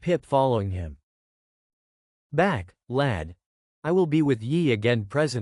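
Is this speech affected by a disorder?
No.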